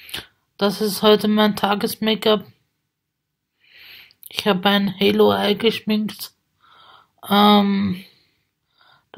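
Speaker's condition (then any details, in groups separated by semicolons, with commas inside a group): Spasticity from birth; multiple sclerosis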